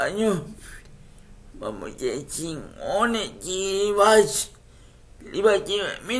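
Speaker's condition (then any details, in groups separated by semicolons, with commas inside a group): Cerebral palsy; wheelchair user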